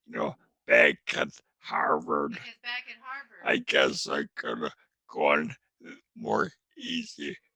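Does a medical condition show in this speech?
Yes: traumatic brain injury.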